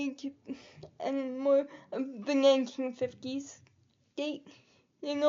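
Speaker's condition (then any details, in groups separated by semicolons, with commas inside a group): Cerebral palsy; able to articulate and speak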